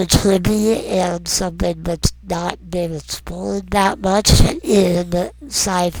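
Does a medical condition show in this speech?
Yes: non-progressive muscular dystrophy.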